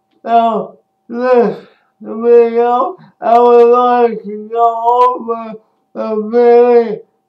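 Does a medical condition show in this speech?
Yes: speech impairment after birth surgery.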